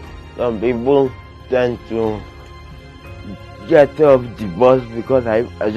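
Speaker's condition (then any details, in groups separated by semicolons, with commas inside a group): Cerebral palsy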